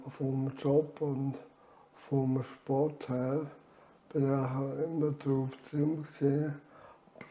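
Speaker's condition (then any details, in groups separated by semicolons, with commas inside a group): Amyotrophic lateral sclerosis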